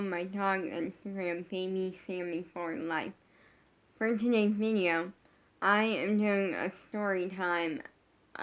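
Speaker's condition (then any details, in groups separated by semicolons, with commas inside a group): Brain injury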